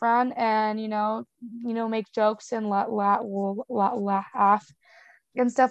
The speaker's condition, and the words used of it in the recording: Stuttering. So even though I stutter more openly now, I do have to deal with that stuff.